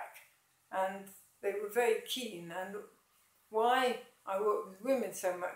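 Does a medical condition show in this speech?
Yes: MND, mild; speech slightly affected.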